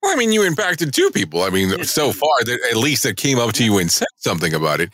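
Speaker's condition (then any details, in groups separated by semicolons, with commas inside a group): No condition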